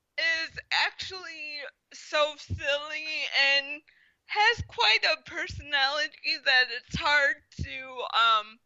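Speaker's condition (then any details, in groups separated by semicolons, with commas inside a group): Spastic quadriplegic cerebral palsy; power wheelchair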